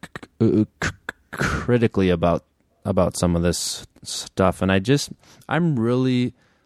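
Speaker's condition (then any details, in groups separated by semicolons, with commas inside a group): Stuttering; past periods of heavy struggle, now less of a barrier; tightening during blocks, struggle in technical talk, can modify stutter; prolonged sounds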